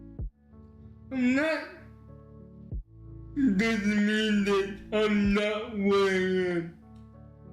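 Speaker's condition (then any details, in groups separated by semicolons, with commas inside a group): Cerebral palsy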